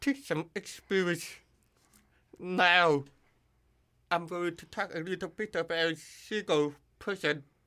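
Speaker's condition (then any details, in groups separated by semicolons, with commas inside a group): Hearing loss with cochlear implant; cannot judge own voice, distorted when yelling at high volume, relies on others' volume feedback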